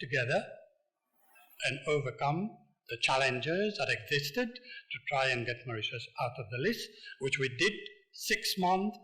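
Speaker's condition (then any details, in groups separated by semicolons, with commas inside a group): No condition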